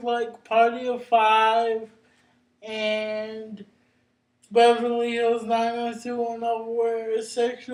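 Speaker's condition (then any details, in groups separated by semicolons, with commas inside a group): Cerebral palsy; brain injury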